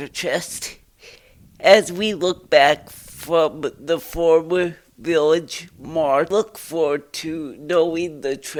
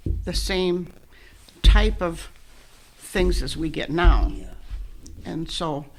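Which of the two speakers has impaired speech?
The first: cerebral palsy.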